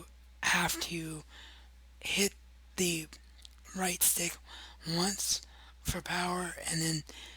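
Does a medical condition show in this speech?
Yes: cerebral palsy; wheelchair bound.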